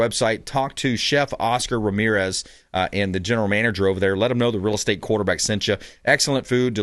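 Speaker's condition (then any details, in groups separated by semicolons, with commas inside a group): No condition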